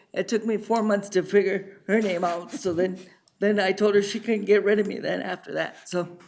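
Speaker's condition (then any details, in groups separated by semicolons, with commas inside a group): Cerebral palsy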